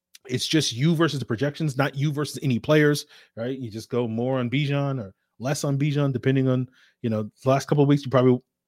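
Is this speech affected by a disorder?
No.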